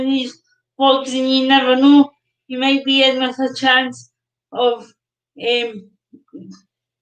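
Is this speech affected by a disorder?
Yes: cerebral palsy.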